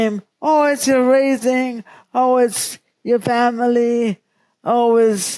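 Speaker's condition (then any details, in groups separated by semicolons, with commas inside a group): Cerebral palsy; present from birth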